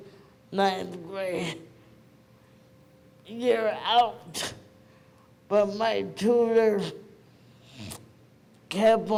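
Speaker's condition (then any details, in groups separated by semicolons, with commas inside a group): Cerebral palsy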